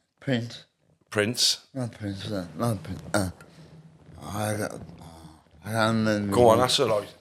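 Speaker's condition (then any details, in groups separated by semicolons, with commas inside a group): Medication-induced speech impediment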